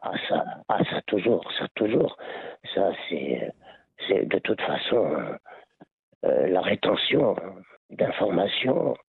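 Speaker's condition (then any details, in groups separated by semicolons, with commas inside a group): Laryngeal cancer; quit over 20 years ago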